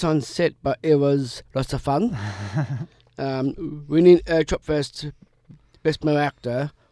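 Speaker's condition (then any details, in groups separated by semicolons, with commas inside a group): Down syndrome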